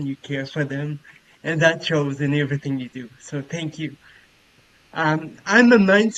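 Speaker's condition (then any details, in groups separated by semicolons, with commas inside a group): Cerebral palsy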